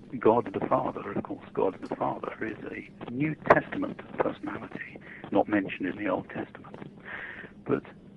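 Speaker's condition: No condition

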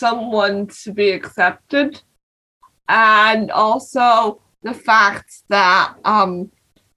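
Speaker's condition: Cerebral palsy; non-progressive

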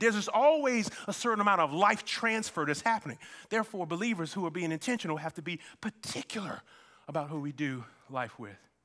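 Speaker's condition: No condition

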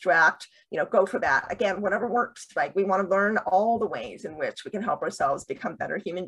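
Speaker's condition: Deafness with cochlear implants

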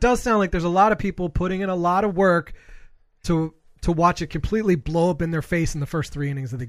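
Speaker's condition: No condition

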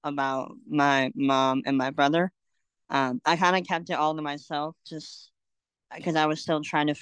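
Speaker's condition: Cleft lip and palate; congenital

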